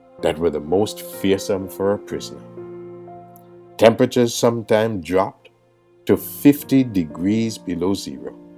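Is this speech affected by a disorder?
No.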